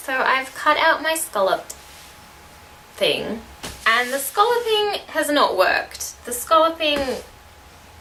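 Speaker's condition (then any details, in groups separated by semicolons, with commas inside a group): No condition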